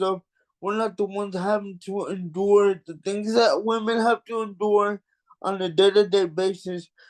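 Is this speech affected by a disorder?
Yes: cerebral palsy; mild.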